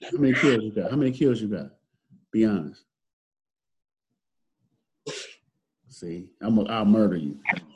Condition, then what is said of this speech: None; typical speech.